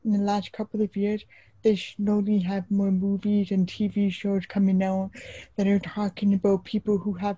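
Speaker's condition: Deaf / hard of hearing, congenital; hard of hearing or deaf since birth

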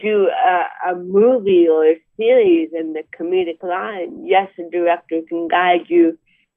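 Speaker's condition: Cerebral palsy; about 63 years old

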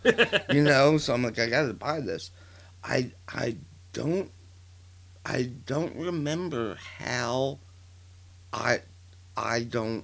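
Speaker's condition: Partial glossectomy for tongue cancer, partial, 40% of right tongue; neck lymph node spread

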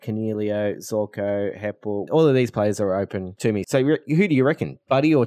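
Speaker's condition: No condition

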